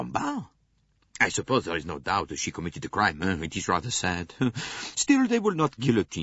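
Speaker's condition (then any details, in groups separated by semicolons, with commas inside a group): No condition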